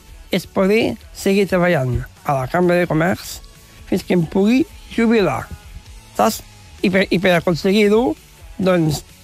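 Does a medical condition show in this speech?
Yes: Down syndrome; genetic condition, told by parents in early childhood, understood gradually while growing up; communicates clearly, less nervous than many guests, per host; practised structuring ideas through video.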